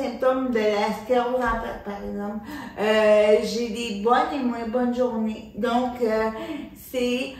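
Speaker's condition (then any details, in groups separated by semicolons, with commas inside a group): Cerebral palsy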